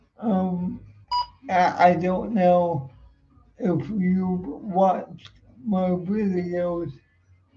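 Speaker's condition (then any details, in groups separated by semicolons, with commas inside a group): Cerebral palsy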